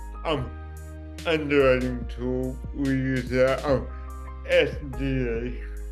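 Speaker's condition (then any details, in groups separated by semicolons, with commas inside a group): Cerebral palsy; from birth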